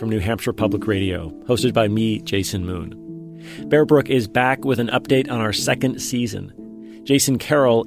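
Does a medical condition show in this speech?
No.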